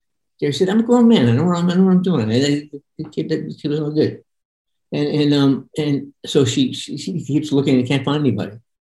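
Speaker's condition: Parkinson's; voice sometimes monotone

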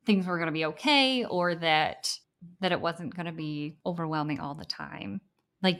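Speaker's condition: Bilateral cleft lip and palate; unable to breastfeed

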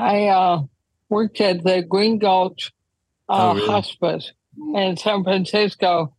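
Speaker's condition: ALS; wheelchair use when traveling

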